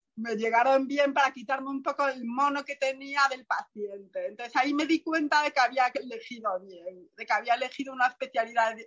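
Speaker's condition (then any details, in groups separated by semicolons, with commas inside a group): Profound bilateral hearing loss, post-meningitis profound bilateral sensorineural hearing loss; speech surprises people given deafness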